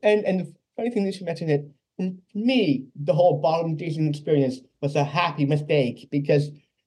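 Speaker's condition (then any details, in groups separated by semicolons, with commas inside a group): Down syndrome; congenital, lifelong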